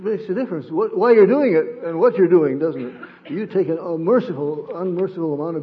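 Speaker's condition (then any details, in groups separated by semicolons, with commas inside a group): Parkinson's disease; sleep disrupted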